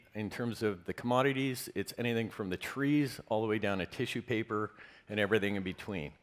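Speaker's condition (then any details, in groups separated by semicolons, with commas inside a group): No condition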